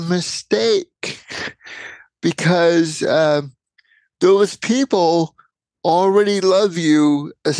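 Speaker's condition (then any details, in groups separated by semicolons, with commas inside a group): Cerebral palsy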